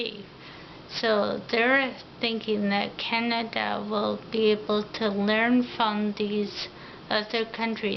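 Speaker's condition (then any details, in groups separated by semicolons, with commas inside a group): Ataxia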